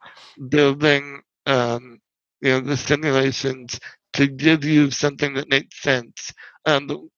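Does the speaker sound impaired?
Yes: spinal muscular atrophy; wheelchair user.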